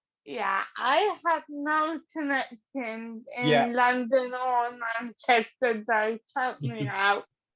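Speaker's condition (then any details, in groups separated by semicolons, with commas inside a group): Cerebral palsy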